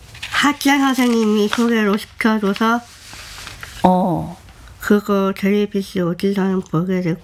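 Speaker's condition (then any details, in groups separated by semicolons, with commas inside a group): Down syndrome; pain in every joint, body shape change ended ballet; speaks very well, communicates smoothly, disability barely noticeable in conversation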